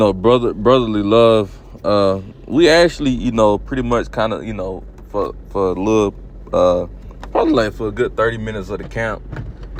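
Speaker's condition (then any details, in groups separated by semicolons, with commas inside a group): No condition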